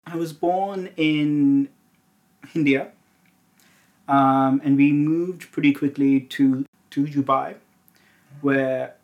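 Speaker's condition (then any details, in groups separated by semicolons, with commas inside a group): Stutter; onset at age 3; repeated sounds, repeated words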